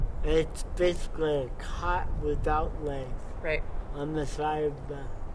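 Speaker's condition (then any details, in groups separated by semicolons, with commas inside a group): Cerebral palsy; from birth, wheelchair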